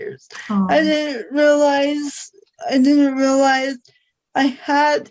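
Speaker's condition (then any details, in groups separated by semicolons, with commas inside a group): Cerebral palsy; present from birth, wheelchair user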